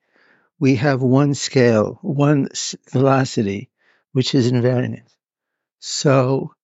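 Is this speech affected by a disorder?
Yes: Parkinson's; neurological disorder, hidden from others in early stages, now openly shown; audio hard to capture at points, partly due to movement.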